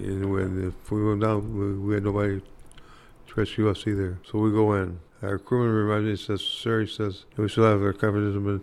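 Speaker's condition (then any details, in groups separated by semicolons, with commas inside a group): Parkinson's disease; Parkinson's disease attributed to Agent Orange exposure during Vietnam service, hard time walking; speech affected very significantly, hard time talking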